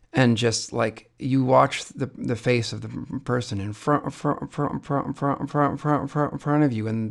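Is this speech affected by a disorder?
Yes: stuttering; speech therapy approach of advertising stuttering openly; stutters noticeably when co-presenting with wife Talia on stage, stutters deliberately as a joke; here repeated sounds.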